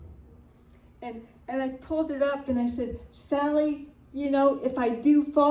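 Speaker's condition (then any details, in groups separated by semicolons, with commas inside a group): Cerebral palsy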